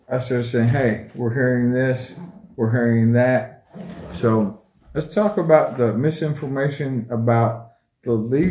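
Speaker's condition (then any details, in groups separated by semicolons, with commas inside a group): ALS; bulbar-upper onset, tongue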